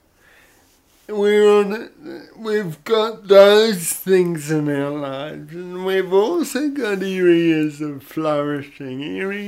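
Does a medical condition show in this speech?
Yes: cerebral palsy; odd sort of voice.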